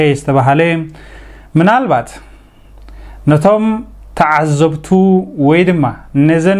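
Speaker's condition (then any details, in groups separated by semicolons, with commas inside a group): No condition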